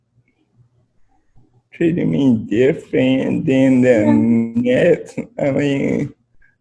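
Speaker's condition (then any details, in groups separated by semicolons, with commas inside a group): Spastic quadriplegic cerebral palsy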